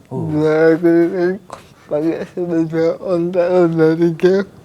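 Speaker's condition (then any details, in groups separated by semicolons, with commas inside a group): Cerebral palsy; does not limit daily activities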